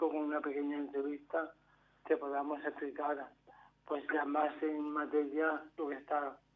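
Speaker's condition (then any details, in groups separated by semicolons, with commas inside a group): Amyotrophic lateral sclerosis; progressive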